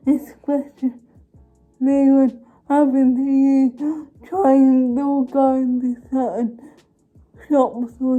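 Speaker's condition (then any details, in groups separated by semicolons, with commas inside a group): Cerebral palsy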